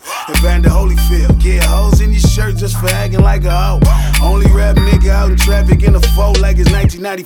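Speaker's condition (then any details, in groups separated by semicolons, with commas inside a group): No condition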